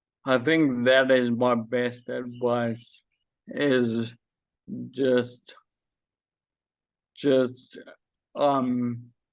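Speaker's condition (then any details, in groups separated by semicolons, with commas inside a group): Friedreich's ataxia; does voice exercises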